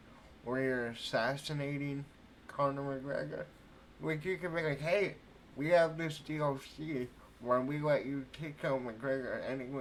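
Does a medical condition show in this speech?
Yes: cerebral palsy.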